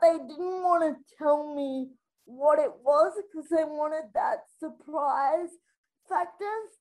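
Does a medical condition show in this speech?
Yes: spastic quadriplegic cerebral palsy; requires support with every aspect of daily life.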